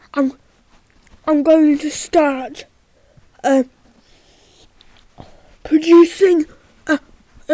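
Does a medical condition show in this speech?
Yes: cerebral palsy.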